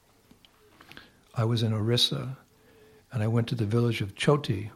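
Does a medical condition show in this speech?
No.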